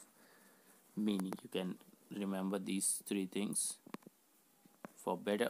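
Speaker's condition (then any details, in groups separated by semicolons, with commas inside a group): No condition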